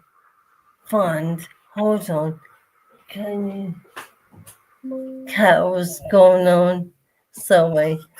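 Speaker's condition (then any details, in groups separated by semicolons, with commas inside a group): Motor neurone disease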